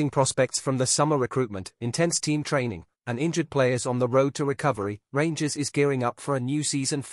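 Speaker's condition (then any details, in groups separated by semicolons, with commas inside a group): No condition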